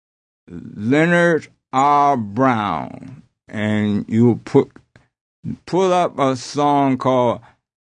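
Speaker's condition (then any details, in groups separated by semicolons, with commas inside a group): Aphasia after strokes; attended speech services, singing suggested by doctor as therapy, aphasia persists but singing helps coping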